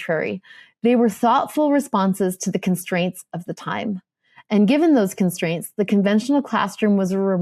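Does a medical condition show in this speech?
No.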